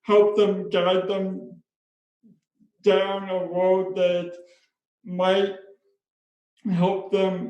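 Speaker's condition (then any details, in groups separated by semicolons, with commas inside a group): Spastic cerebral palsy; speech impairment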